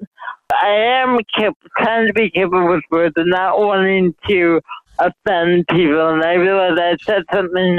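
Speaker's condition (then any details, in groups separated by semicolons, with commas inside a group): Mild cerebral palsy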